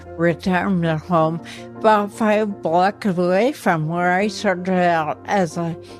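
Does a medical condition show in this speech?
Yes: ataxia; speaking problems for last couple of years.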